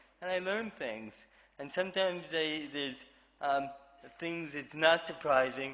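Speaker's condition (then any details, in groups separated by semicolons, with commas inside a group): Cerebral palsy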